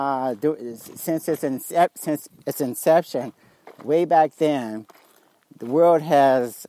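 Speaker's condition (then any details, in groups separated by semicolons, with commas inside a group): No condition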